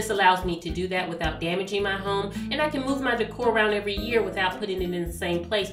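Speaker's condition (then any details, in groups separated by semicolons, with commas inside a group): No condition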